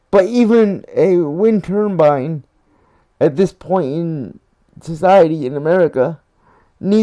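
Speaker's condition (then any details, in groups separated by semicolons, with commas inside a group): Cerebral palsy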